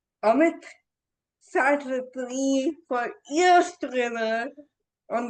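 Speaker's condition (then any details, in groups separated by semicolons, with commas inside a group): Encephalitis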